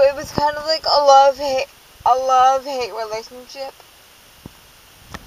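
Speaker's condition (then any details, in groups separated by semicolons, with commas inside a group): Cerebral palsy, dystonic hemiplegia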